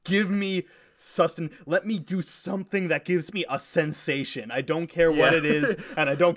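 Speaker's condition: No condition

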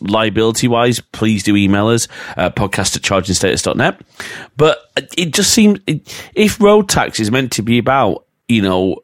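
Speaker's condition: No condition

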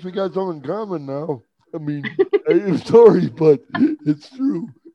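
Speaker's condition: Cerebral palsy; uses a wheelchair

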